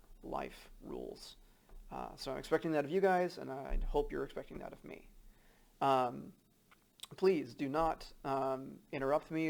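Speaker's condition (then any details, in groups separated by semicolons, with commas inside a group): No condition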